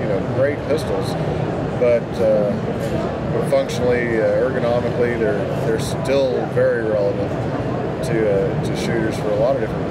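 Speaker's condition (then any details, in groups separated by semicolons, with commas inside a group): No condition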